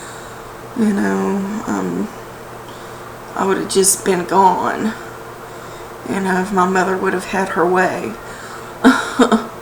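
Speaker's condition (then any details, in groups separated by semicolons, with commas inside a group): No condition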